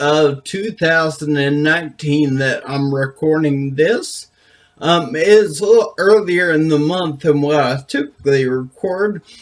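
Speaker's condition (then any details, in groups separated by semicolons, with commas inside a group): Brain injury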